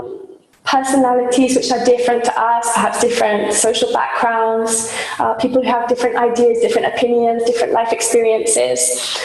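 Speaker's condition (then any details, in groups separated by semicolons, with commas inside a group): No condition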